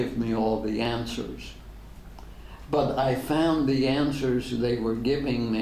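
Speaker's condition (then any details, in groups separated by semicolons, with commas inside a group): ALS; degenerative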